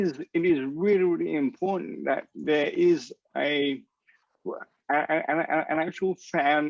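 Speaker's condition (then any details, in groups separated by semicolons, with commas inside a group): Cerebral palsy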